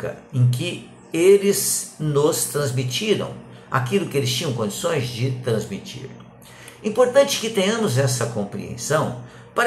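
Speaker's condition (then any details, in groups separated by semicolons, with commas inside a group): No condition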